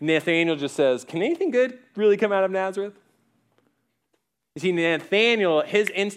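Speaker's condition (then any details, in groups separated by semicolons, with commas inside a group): No condition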